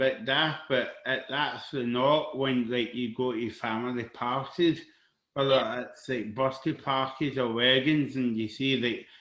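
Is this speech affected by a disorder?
Yes: cerebral palsy.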